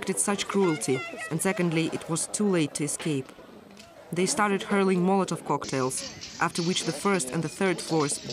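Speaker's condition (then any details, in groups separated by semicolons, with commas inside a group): No condition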